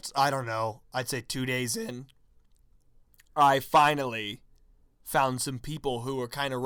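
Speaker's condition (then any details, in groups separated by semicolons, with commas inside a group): No condition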